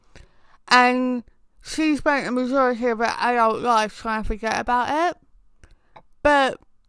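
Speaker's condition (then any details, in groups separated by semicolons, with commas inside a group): Tongue cancer; oral cancer starting as tongue patch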